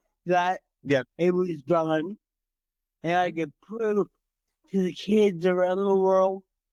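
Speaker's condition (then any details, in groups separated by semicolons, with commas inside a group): Cerebral palsy; from birth, entire left side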